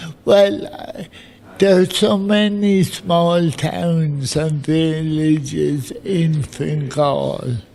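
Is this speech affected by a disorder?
Yes: cerebral palsy.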